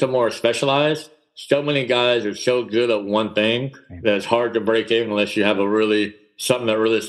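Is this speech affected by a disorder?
Yes: cleft palate; congenital cleft palate.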